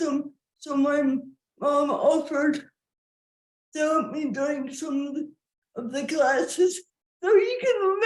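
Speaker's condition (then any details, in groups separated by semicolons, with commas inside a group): Cerebral palsy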